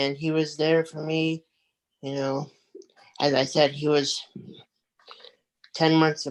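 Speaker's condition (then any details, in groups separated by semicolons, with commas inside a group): Cerebral palsy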